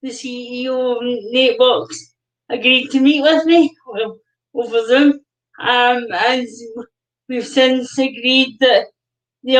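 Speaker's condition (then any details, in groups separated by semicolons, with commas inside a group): Cerebral palsy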